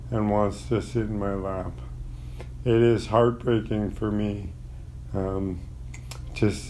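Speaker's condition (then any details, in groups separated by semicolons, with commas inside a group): ALS; terminal; voice is going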